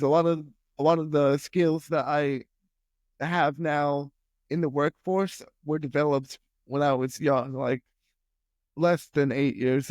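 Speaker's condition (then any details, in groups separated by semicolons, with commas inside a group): Spastic quadriplegic cerebral palsy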